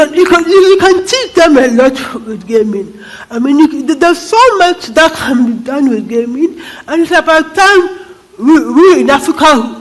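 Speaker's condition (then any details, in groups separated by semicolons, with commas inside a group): Cerebral palsy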